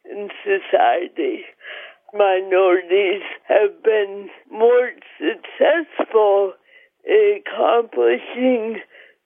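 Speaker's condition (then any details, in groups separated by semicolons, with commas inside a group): Cerebral palsy; mild; joins by phone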